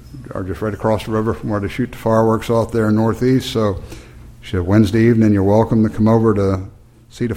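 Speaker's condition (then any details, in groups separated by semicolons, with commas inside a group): No condition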